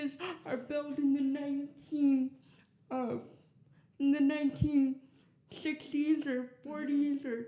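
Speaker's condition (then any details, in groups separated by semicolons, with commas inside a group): Cerebral palsy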